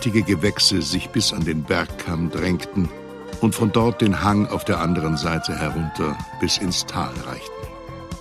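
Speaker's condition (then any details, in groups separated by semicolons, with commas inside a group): No condition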